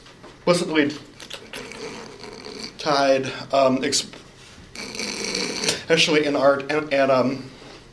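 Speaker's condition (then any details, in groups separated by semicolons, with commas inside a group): Stuttering; stutters during talk, breaks off mid-sentence, restarts and repeats phrase afterward; blocks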